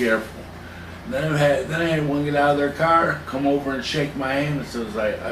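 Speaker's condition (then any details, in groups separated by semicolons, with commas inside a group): Cerebral palsy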